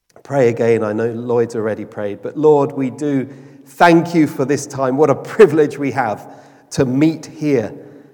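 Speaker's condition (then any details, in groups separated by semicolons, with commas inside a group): No condition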